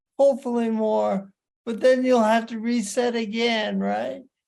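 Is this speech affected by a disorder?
Yes: Parkinson's disease; balance affected.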